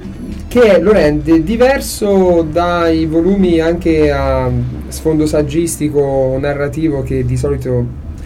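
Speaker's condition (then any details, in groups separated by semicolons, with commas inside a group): No condition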